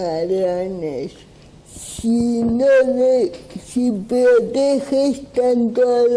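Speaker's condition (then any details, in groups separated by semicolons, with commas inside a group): Cerebral palsy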